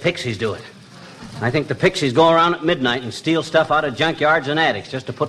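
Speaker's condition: No condition

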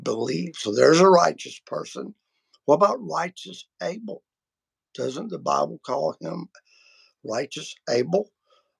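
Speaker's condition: Vocal cord surgery; multiple vocal cord surgeries

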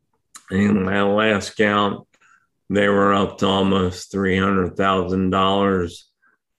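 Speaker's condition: ALS; power wheelchair for mobility

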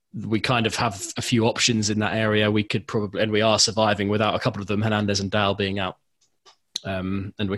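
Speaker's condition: No condition

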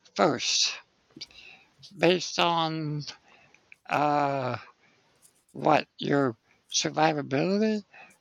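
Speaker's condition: Spinal muscular atrophy; lifelong wheelchair use

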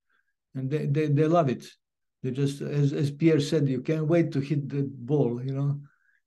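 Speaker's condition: Parkinson's disease; stopped playing guitar publicly 2015

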